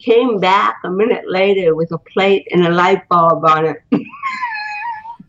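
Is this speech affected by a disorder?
Yes: cerebral palsy; botox.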